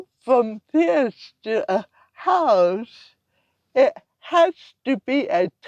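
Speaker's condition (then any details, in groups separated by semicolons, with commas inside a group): Cerebral palsy; from birth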